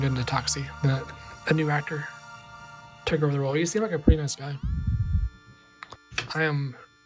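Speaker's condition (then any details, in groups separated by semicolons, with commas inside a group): No condition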